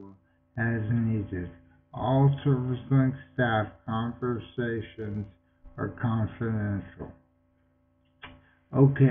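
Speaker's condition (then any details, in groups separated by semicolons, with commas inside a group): Multiple sclerosis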